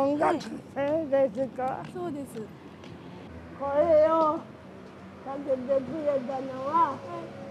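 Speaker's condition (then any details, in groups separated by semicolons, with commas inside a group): Cerebral palsy; severe, only mouth moves, cannot sit unaided, wheelchair; age 42; unfamiliar listeners confused at first, understood after a while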